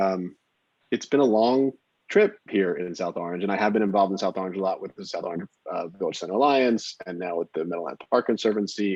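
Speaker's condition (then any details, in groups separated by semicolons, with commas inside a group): No condition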